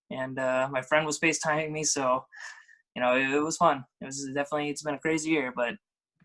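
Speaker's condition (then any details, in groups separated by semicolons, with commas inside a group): No condition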